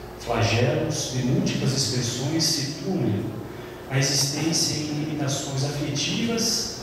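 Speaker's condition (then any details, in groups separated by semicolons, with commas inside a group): No condition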